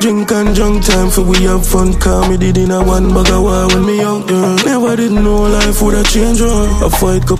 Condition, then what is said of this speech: None; typical speech.